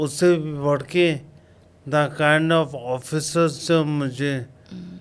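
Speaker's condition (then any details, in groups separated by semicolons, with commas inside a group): Coma after road accident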